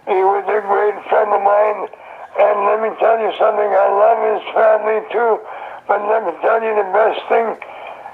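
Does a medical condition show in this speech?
Yes: throat cancer.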